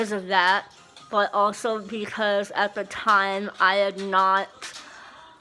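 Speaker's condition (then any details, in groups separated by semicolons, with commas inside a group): Moebius syndrome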